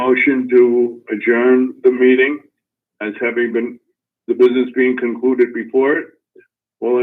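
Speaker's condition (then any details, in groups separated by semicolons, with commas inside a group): No condition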